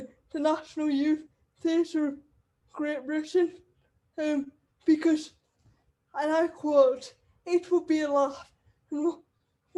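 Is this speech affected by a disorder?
Yes: cerebral palsy; wheelchair user.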